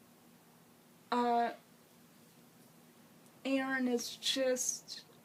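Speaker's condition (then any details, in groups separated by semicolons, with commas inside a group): Cerebral palsy; congenital, uses wheelchair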